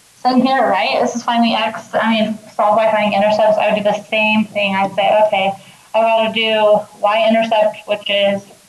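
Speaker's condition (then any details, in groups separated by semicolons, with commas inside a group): No condition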